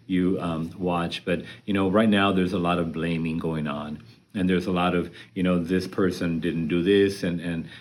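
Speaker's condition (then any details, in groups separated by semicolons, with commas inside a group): No condition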